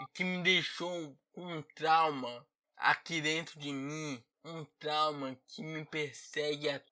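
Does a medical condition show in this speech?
Yes: cerebral palsy.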